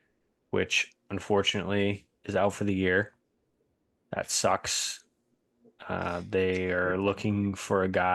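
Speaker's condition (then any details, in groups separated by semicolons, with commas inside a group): No condition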